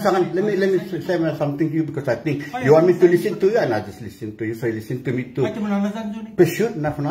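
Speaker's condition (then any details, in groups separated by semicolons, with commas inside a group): No condition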